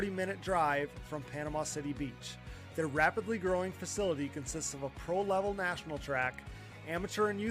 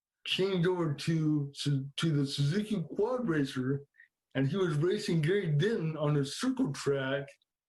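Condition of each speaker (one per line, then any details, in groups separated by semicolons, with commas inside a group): No condition
Cerebral palsy; present from birth, affects legs, arms, hands; speech affected, may sound different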